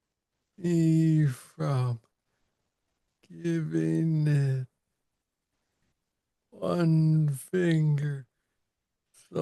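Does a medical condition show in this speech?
Yes: Parkinson's disease; young onset.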